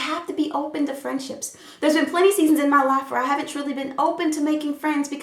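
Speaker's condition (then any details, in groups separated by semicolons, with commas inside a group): No condition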